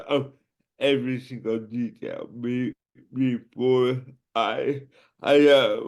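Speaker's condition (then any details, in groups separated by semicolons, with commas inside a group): Cerebral palsy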